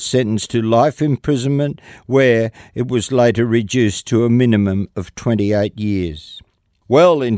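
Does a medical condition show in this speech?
No.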